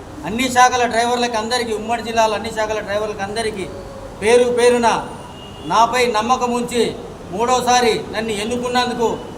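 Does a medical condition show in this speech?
No.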